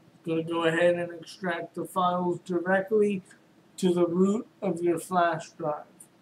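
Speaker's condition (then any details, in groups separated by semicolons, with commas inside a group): Cerebral palsy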